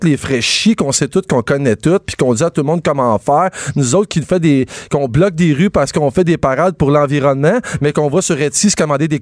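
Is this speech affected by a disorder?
No.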